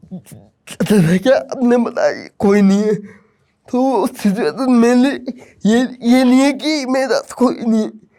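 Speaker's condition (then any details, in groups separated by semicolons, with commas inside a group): Cerebral palsy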